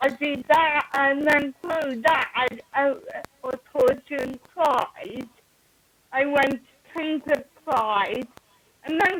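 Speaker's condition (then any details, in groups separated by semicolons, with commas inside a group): Cerebral palsy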